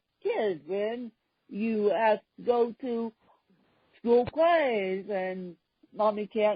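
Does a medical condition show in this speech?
Yes: cerebral palsy; speech impediment.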